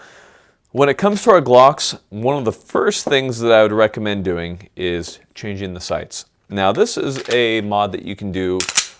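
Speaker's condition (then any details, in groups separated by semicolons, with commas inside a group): No condition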